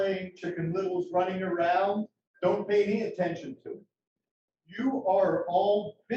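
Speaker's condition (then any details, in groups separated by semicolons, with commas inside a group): No condition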